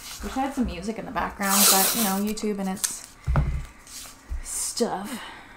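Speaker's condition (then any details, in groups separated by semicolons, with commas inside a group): No condition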